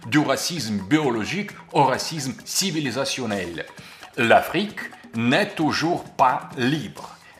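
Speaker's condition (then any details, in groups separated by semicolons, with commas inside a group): No condition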